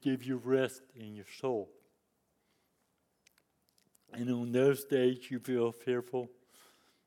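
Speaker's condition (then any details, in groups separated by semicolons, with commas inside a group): Cerebral palsy; lifelong disability since youth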